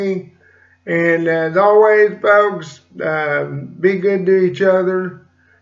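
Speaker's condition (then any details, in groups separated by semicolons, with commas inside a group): Cerebral palsy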